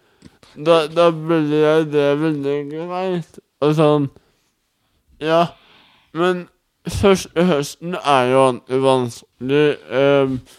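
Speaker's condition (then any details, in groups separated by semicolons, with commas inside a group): Cerebral palsy; wheelchair user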